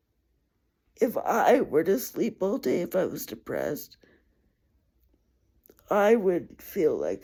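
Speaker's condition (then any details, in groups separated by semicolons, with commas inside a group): Cerebral palsy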